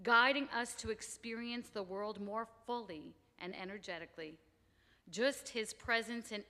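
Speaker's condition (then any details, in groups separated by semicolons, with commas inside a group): No condition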